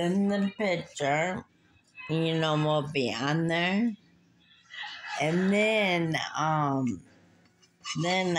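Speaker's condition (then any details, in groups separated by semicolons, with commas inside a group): Muscular dystrophy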